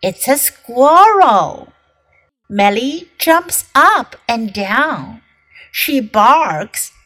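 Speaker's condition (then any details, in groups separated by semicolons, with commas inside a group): No condition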